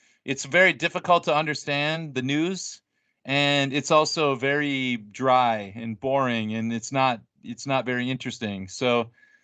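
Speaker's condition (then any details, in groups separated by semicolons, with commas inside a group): No condition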